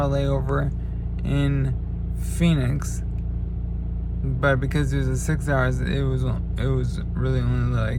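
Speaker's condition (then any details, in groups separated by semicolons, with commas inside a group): Traumatic brain injury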